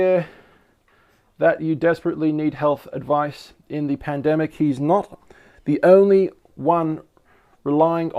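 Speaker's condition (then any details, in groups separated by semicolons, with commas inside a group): No condition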